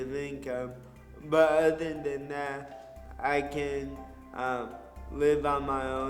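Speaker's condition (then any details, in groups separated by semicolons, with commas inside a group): Cerebral palsy; diagnosed shortly after birth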